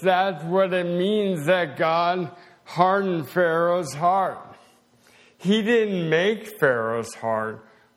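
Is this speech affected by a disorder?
Yes: slowed speech, swallowing problems; seeing speech therapist, swallow test today, very minimal advancement, less progression than expected.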